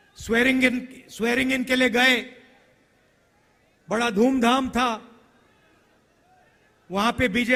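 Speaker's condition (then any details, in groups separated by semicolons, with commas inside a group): No condition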